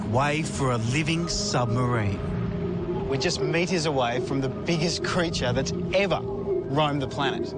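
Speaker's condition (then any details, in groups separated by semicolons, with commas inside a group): No condition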